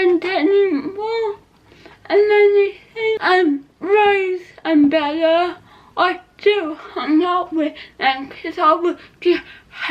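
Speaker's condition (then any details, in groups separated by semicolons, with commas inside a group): Cerebral palsy; not quadriplegic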